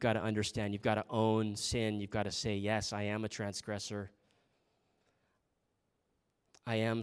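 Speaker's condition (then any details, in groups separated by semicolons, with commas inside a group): No condition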